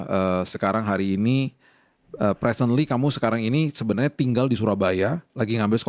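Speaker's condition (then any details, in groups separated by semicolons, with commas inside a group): No condition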